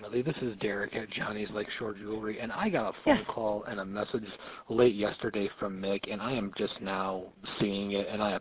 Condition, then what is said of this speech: No condition.